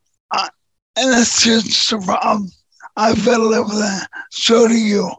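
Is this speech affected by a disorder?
Yes: neurofibromatosis type 2; voice shot from brain stem tumor, surgery hoped to improve voice and hearing.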